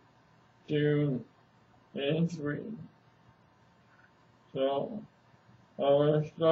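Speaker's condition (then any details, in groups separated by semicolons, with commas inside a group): ALS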